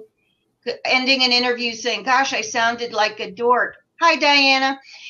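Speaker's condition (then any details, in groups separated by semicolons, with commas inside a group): No condition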